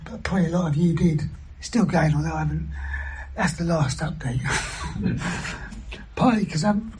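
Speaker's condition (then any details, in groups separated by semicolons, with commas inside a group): Throat cancer surgery, vocal injections; years after treatment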